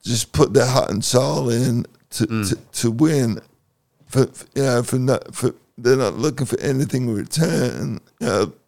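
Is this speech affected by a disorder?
Yes: cerebral palsy; second COVID vaccine dose, Pfizer chosen on doctor's advice over AstraZeneca due to blood clot risk.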